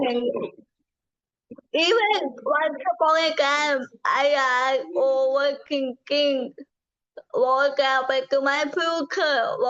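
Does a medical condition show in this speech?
Yes: cerebral palsy; from birth.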